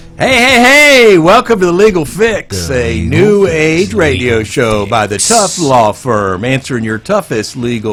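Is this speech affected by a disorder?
No.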